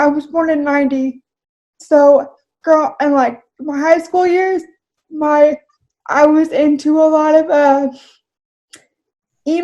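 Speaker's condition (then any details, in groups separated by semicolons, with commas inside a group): Cerebral palsy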